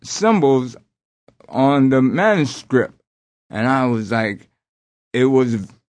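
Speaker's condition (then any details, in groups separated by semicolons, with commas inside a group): Aphasia after strokes; less noticeable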